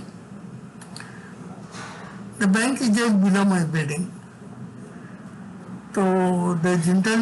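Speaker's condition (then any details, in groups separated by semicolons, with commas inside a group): Severe cerebral palsy; from birth, involuntary tremors whole body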